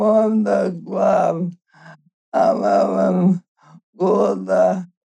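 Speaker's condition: ALS; communicates softly, Tobii Dynavox translates words, host repeats and sometimes reads words

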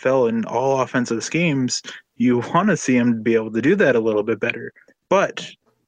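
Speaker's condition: No condition

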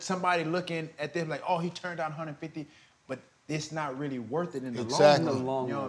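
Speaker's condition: No condition

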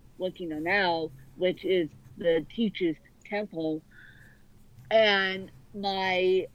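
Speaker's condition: Cerebral palsy; from birth, lack of oxygen at traumatic birth, affects both sides of body, had surgeries; writes by voice dictation with Siri, dragon naturally speaking needs repeated training

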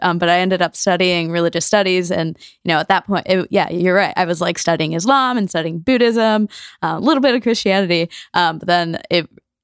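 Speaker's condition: No condition

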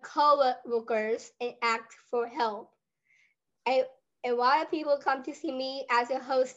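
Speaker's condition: Down syndrome; may be hard to follow for unfamiliar listeners, read most answers from a prepared script

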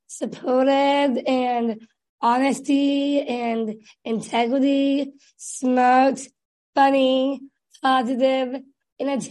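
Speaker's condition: Down syndrome; developmental disability from birth

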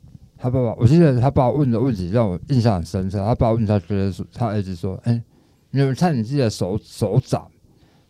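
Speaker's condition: Tongue cancer, stage 4 tongue cancer and parotid cancer; called a miracle by others

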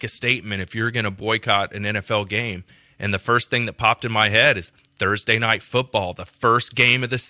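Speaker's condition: No condition

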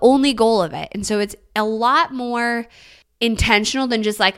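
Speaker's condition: No condition

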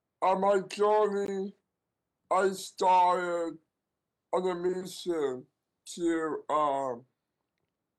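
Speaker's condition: Down syndrome; speaks in concepts

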